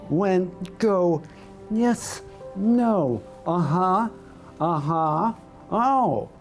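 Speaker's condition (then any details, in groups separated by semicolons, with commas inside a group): Voice dystonia; about 2.5 years voiceless, botulinum toxin into tongue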